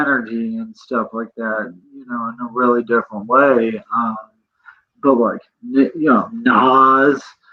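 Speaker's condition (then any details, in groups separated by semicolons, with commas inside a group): Cerebral palsy; present from birth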